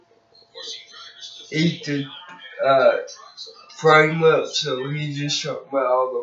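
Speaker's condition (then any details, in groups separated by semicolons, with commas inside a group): Cerebral palsy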